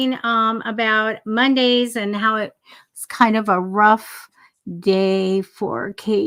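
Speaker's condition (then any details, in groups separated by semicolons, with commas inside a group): No condition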